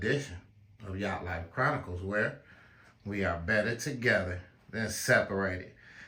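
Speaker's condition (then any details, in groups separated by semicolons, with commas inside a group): No condition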